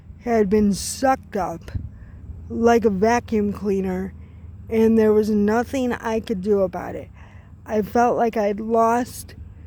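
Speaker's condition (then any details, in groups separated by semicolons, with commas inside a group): Cerebral palsy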